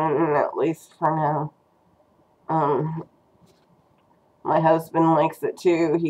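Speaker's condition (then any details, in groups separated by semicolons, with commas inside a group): Cerebral palsy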